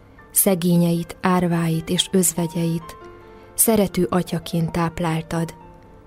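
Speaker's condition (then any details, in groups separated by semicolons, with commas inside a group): No condition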